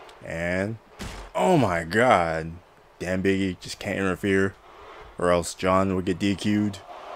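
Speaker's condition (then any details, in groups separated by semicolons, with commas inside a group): No condition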